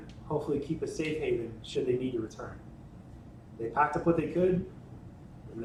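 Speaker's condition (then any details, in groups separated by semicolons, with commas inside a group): No condition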